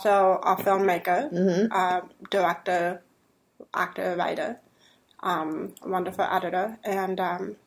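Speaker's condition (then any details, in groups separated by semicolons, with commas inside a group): Deafness; deafness diagnosed at age 3, residual low-frequency hearing, hears men's voices better than women's; raised oral, 11 years of speech therapy, practiced mouth and tongue movement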